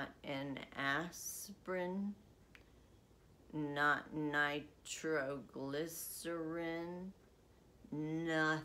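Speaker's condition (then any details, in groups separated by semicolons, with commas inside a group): Essential tremor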